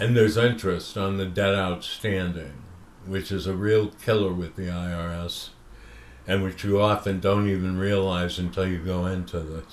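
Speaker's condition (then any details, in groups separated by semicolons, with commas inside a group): Parkinson's disease; visible shaking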